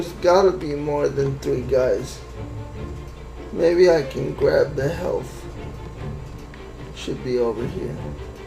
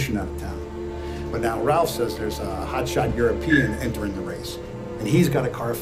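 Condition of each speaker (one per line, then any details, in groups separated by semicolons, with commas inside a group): Cerebral palsy
No condition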